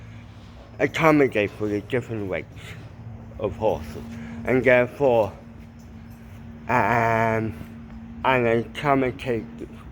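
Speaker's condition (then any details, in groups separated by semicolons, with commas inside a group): Cerebral palsy; mild, ataxic type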